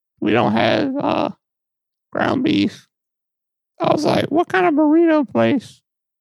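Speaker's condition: Muscular dystrophy; lifelong

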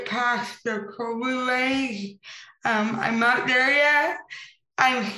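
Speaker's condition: Impaired speech, cerebral palsy; now uses wheelchair

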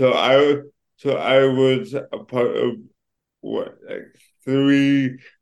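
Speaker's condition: Cerebral palsy; affects speech

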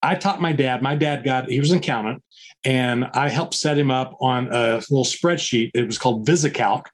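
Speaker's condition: No condition

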